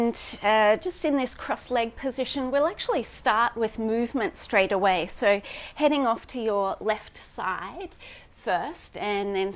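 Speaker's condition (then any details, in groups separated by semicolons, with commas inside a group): No condition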